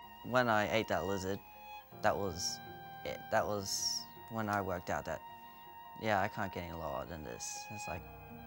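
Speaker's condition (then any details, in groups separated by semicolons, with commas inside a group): No condition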